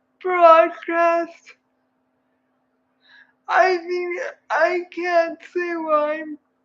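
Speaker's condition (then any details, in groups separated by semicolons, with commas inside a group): Cerebral palsy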